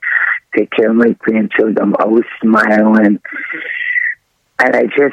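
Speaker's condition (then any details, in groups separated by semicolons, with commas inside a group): Throat cancer; throat tumor found by throat specialist at Columbia Presbyterian, multiple surgeries, long recovery; trouble swallowing at onset, first treated as strep, later unable to swallow or breathe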